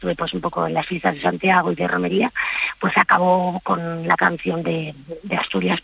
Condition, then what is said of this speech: Vocal nodules. Buenos días, disculpad la voz, parece mentira que cante, es la otra parte, que no se ve.